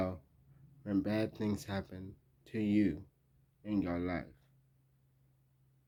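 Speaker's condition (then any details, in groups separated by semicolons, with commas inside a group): Traumatic brain injury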